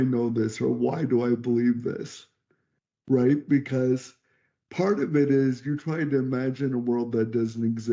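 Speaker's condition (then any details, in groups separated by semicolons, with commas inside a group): Cerebral palsy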